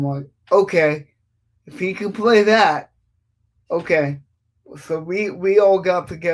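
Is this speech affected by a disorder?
Yes: cerebral palsy; affects speech.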